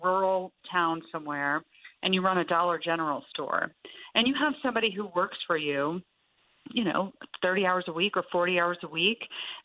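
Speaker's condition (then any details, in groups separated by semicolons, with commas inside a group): No condition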